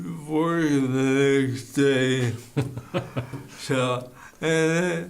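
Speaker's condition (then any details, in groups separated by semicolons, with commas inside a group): ALS; worsening slurred speech, eventual breathing failure mentioned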